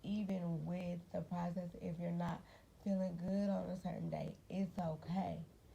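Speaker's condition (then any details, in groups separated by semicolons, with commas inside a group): Cerebral palsy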